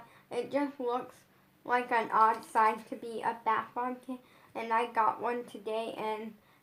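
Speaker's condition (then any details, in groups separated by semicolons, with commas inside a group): Brain injury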